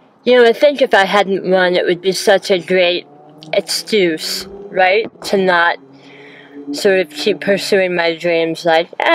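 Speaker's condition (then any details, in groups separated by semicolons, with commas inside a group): Hemi-glossectomy for oral cancer, hemiglossectomy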